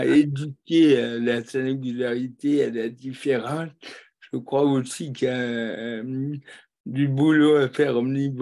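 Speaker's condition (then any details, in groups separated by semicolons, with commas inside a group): Cerebral palsy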